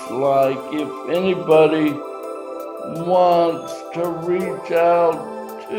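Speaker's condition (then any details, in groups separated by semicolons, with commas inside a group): Traumatic brain injury; 39 years since injury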